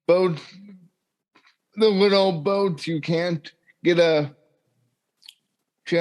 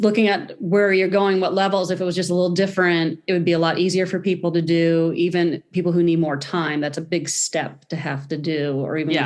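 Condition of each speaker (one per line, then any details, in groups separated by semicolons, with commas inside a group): Cerebral palsy
No condition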